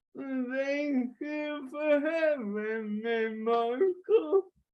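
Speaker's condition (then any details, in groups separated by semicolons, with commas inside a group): Traumatic brain injury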